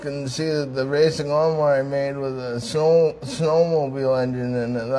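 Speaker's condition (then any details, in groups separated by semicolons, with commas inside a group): Traumatic brain injury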